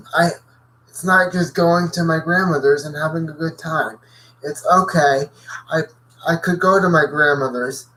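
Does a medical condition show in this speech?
Yes: cerebral palsy.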